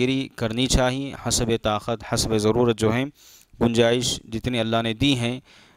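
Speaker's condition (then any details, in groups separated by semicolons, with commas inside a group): No condition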